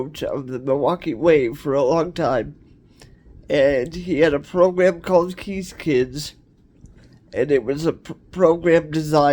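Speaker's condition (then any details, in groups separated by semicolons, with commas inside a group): Cerebral palsy; cerebral palsy, wheelchair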